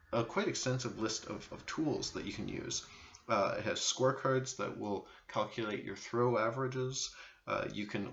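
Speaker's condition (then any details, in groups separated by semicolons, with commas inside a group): No condition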